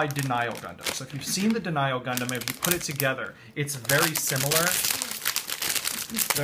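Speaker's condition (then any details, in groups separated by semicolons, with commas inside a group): No condition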